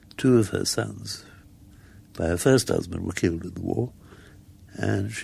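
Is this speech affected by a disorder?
Yes: muscular dystrophy; gradually able to do less, helped around by carers.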